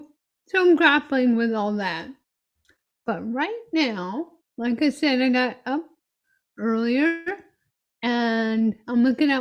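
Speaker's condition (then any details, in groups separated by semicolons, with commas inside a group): Myotonic dystrophy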